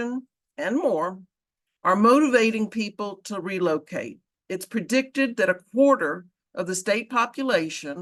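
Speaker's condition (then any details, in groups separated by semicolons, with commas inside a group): No condition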